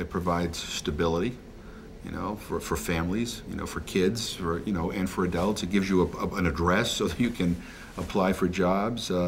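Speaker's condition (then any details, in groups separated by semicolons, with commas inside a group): No condition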